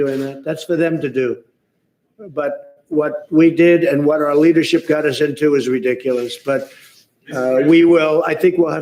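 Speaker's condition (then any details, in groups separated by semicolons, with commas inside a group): No condition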